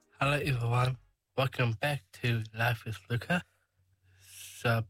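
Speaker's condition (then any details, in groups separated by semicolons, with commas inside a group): Down syndrome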